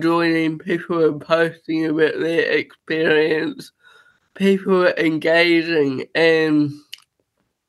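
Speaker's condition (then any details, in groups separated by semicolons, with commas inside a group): Cerebral palsy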